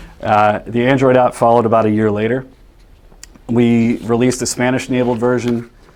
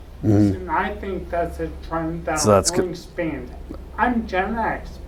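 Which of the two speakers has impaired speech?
The second: multiple sclerosis.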